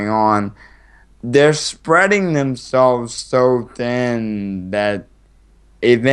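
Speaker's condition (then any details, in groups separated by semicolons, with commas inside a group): Cerebral palsy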